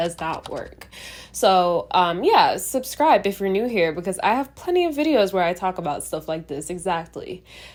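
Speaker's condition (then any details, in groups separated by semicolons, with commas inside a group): No condition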